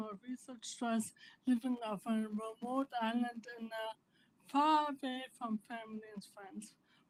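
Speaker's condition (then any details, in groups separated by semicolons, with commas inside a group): Primary lateral sclerosis; speech sounded different, like drunk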